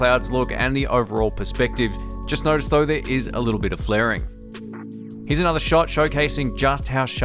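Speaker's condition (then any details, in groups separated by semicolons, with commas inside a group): No condition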